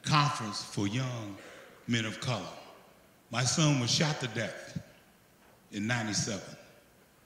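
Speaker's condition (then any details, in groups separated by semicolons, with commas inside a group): No condition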